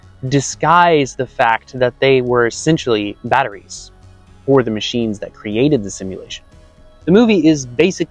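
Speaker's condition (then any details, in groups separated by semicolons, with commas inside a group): No condition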